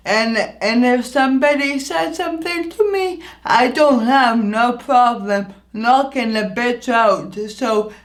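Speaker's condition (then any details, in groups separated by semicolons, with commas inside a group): Anoxic brain injury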